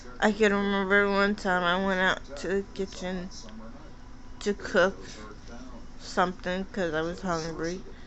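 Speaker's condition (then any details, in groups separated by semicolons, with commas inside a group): Cerebral palsy; type unknown, possibly spastic, cannot walk, muscle spasms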